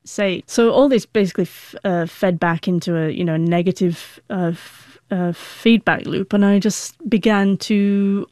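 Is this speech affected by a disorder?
Yes: stutter; stammer since childhood, difficulty getting some words out first noticed around starting school; still stutters as adult; here blocks.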